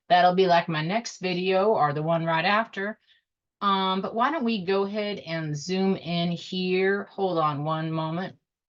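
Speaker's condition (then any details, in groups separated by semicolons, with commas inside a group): No condition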